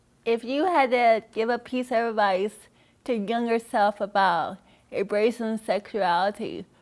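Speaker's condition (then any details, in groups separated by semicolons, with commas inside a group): Cerebral palsy; scoliosis, spine and leg surgery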